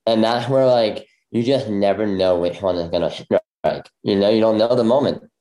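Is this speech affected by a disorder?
Yes: bilateral cleft lip; congenital bilateral.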